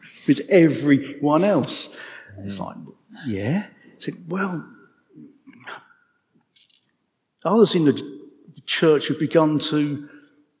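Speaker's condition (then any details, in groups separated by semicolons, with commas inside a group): Stammer; man aged 55; stammer audible in speech; repeated sounds, prolonged sounds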